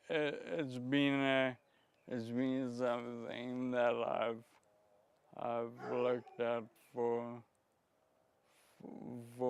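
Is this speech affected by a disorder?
Yes: Friedreich's ataxia; spasticity.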